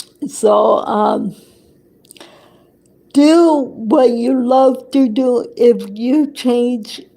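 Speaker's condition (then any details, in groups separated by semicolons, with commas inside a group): Cerebral palsy; affects hand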